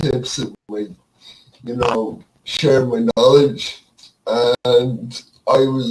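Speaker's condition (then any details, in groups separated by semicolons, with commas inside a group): Cerebral palsy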